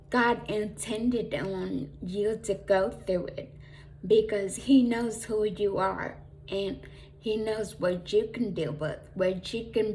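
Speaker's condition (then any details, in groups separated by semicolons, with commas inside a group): Traumatic brain injury; cerebellar tumor near brainstem, affecting movement and speech; almost 10 years post injury; could not push out sound, ongoing speech muscle strengthening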